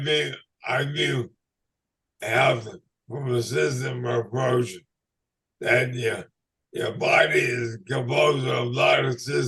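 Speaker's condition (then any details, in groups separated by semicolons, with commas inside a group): ALS/MND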